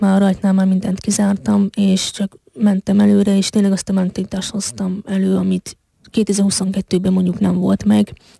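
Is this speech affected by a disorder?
Yes: hearing impairment (deaf); uses hearing device, device not allowed at deaf competitions; zero hearing without device.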